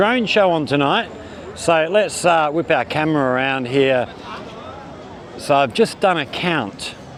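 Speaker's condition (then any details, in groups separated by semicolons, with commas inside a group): No condition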